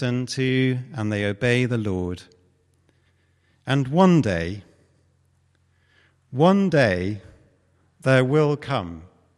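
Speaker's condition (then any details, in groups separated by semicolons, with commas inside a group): No condition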